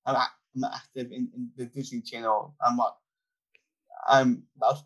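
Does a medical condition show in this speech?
Yes: Down syndrome; 25-year-old man; described as very articulate in giving details, public speaker, gave TEDx talk, hosts own podcast.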